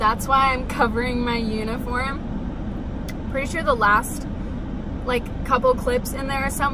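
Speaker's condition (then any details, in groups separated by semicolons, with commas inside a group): No condition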